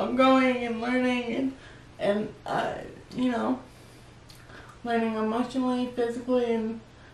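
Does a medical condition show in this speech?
Yes: cerebral palsy.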